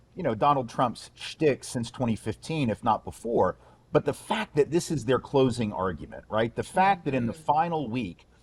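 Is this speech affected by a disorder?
No.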